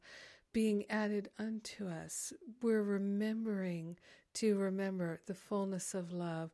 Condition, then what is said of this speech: None; typical speech.